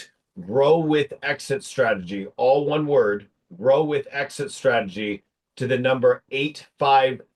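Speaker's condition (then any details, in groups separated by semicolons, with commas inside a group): No condition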